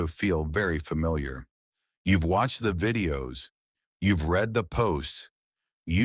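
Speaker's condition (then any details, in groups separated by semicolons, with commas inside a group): No condition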